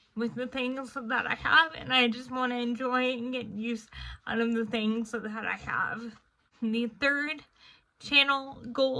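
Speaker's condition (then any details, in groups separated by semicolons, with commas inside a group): Cerebral palsy, spastic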